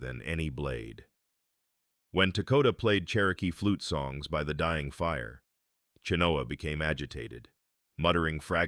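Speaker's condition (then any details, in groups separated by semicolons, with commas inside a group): No condition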